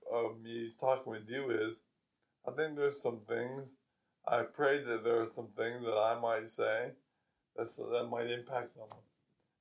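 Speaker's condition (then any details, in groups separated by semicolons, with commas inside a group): ALS; progressive weakness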